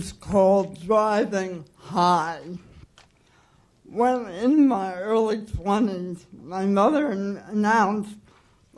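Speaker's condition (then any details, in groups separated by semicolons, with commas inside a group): Cerebral palsy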